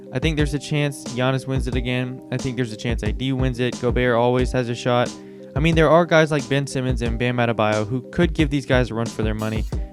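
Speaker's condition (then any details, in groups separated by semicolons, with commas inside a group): No condition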